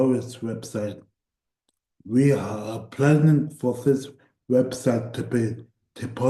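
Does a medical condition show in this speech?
Yes: cerebral palsy; voice tires at times.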